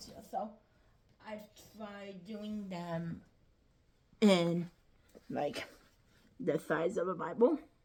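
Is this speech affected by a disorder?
Yes: cerebral palsy.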